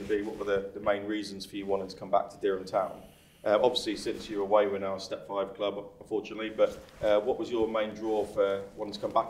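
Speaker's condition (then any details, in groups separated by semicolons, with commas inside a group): No condition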